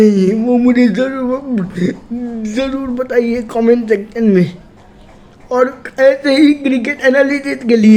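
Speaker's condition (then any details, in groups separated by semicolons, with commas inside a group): Cerebral palsy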